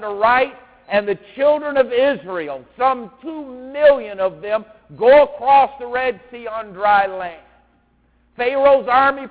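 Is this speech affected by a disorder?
No.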